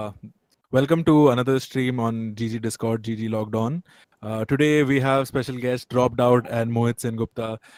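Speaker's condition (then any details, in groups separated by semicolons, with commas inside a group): No condition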